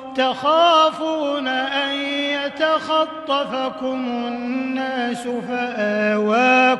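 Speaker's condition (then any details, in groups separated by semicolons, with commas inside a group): No condition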